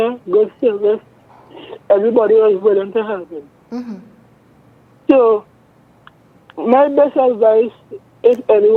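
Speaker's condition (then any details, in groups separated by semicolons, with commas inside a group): Cerebral palsy; present from birth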